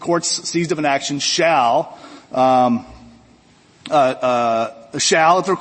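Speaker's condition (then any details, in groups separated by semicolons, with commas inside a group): No condition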